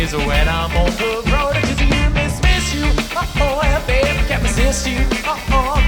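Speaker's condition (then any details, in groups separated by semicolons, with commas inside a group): No condition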